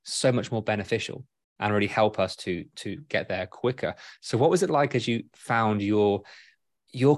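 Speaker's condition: No condition

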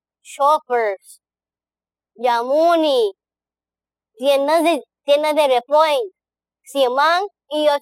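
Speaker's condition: Down syndrome; nearly 30 years old

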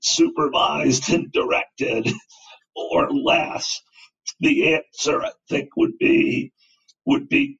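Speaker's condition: Spasmodic dysphonia; rare neurological voice disorder, adult onset during housing market collapse; weakened voice, early trouble speaking, could not talk much, limited ability to speak at times

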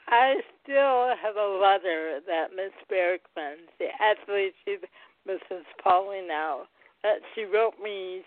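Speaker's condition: Cerebral palsy, mild

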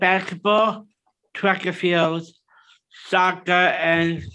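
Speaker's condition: Down syndrome; extra 21st chromosome

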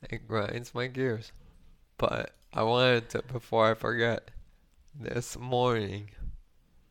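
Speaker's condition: ALS; cannot walk, Tobii eye-gaze texting, night ventilator, very low lung capacity, declines tracheostomy, acute hearing; voice got weaker

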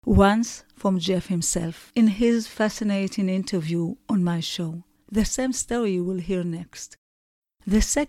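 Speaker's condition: No condition

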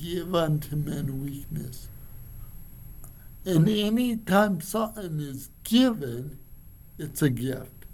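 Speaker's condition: Cerebral palsy; from birth

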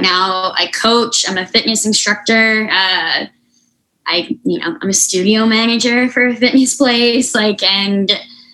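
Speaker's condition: Unilateral cleft lip and palate, severe; 23 surgeries by age 17

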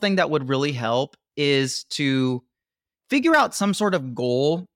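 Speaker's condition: No condition

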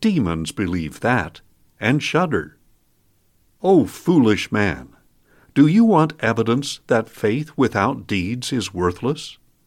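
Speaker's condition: No condition

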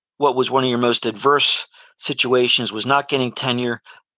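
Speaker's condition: No condition

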